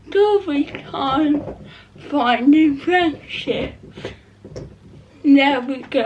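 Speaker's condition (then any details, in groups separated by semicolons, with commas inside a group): Cerebral palsy; not quadriplegic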